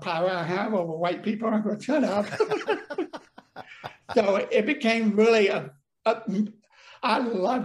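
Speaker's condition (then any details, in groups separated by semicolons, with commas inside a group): Deafness; mocked in childhood for talking funny and too loud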